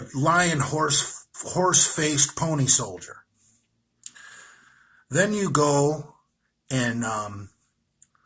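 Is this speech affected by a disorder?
No.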